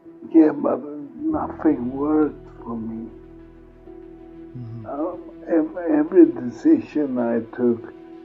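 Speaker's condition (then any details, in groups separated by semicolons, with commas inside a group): Multiple sclerosis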